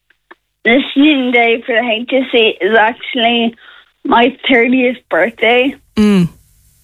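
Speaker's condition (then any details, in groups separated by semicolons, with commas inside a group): Friedreich's ataxia; seeking HSE funding for sky clarys drug in Ireland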